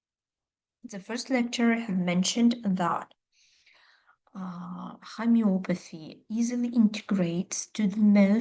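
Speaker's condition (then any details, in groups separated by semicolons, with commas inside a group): No condition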